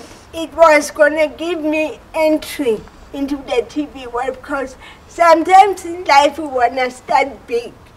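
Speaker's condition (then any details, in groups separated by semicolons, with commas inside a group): Cerebral palsy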